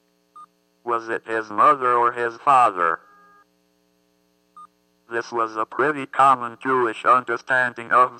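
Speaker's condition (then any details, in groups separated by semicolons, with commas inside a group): Athetoid cerebral palsy; communication box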